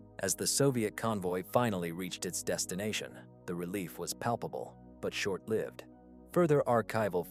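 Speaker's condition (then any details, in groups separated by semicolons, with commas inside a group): No condition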